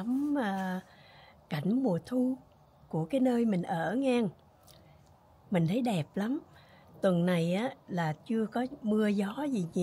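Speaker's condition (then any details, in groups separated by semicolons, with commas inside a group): No condition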